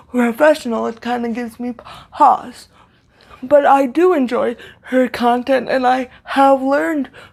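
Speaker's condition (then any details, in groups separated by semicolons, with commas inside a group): Cerebral palsy, severe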